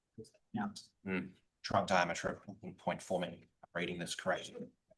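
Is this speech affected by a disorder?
No.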